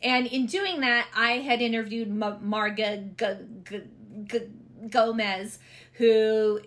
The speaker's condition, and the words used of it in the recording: Stuttering. And for me, it's really hard because my dyslexia is more than my stuttering.